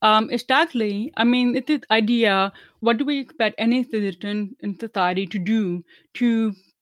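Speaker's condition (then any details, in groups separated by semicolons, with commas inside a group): Deafness; about 25 years spent passing as hearing, relearned to speak; speaks well per others, about 10 years of speech therapy, makes sense of auditory cues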